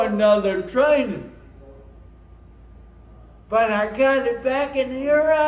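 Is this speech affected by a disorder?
Yes: cerebral palsy.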